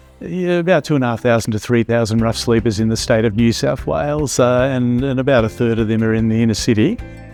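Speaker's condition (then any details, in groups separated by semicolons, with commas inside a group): No condition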